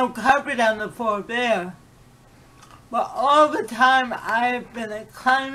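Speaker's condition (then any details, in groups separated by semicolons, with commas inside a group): Cerebral palsy; affects speech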